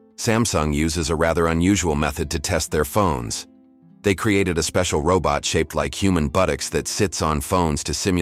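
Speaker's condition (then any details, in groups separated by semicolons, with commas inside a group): No condition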